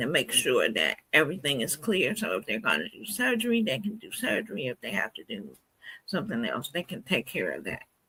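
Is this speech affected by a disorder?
Yes: cerebral palsy.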